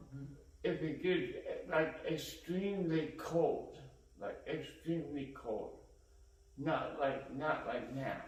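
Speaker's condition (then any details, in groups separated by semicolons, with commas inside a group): Cerebral palsy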